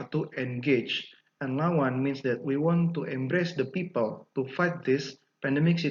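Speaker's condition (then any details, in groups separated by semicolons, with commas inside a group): No condition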